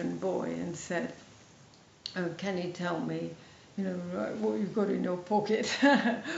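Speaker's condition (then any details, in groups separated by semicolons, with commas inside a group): MND, mild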